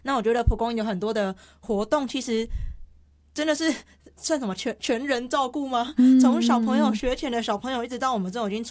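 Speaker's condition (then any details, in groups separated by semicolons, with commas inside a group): Hearing impairment; hearing impairment since at least junior high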